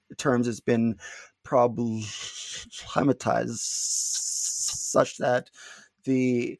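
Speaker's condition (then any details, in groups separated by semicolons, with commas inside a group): Stuttering; not stuttering much during this interview; little stuttering currently; prolonged sounds, blocks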